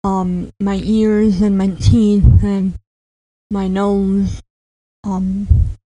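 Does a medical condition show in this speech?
Yes: cleft palate; congenital, affected ears, teeth and nose, 5 or 6 ear tubes for lifelong chronic ear infections; ongoing ear trouble; predicted at birth mute or severely impeded, speech classes once or twice weekly through elementary school.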